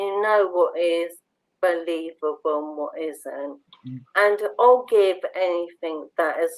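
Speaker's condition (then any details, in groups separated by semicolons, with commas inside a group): Motor neurone disease; bulbar onset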